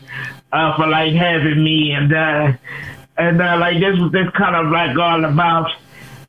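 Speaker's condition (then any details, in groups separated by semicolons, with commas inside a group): Cerebral palsy; since birth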